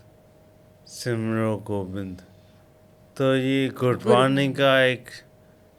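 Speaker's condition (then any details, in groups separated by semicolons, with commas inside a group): Coma after road accident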